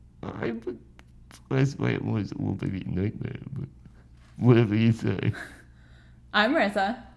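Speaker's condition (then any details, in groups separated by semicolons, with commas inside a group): Spinal muscular atrophy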